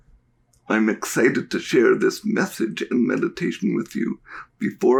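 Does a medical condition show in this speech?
Yes: cerebral palsy; diagnosed at birth.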